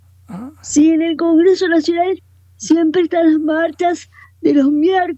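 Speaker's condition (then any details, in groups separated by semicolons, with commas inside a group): Cerebral palsy, quadriparesis; wheelchair user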